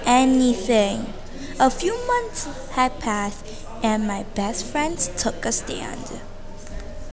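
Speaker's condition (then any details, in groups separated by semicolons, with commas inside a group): No condition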